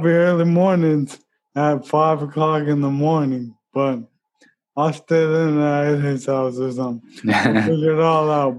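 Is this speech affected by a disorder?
Yes: ALS; unable to run, uses wheelchair-specific running chair pushed by friend Bobby.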